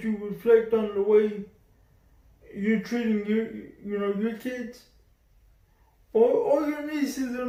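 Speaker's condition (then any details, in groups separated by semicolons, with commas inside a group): Cerebral palsy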